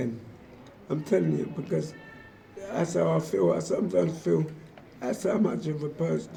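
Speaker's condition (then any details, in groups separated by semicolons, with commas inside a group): Motor neurone disease; affects muscles and nervous system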